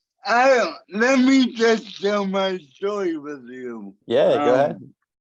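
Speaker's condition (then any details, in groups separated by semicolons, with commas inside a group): Cerebral palsy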